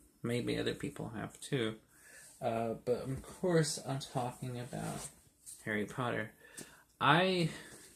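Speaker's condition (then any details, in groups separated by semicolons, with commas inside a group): No condition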